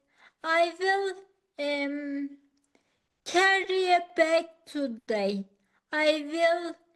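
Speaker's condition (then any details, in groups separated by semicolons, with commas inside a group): Acquired ataxia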